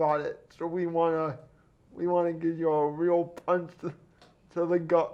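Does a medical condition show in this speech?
Yes: cerebral palsy; mixed spastic quadriplegia, from birth, arms, legs, torso affected.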